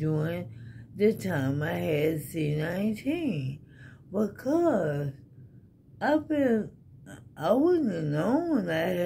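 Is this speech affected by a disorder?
Yes: ALS.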